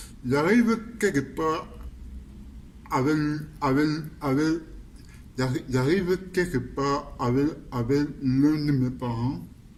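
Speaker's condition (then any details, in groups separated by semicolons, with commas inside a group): Cerebral palsy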